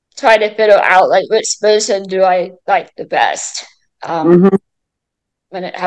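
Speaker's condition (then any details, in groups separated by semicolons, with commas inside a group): Mild cerebral palsy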